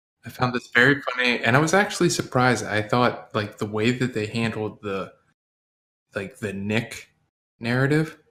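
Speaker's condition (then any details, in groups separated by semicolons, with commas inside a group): No condition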